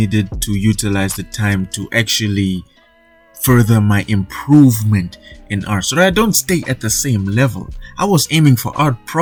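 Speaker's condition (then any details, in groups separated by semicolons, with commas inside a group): No condition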